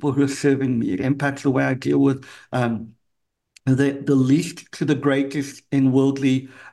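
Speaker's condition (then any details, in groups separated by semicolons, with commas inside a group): Cleft palate; congenital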